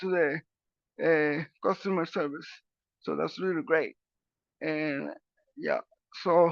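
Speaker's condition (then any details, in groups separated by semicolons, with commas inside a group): Cerebral palsy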